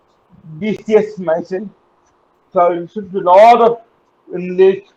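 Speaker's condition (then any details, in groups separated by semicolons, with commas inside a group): Cerebral palsy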